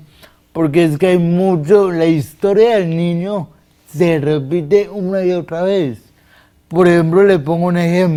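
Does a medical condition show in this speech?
Yes: cerebral palsy; difficulty speaking.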